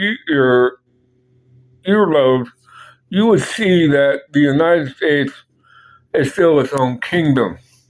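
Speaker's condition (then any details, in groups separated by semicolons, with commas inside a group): Parkinson's; speech impediment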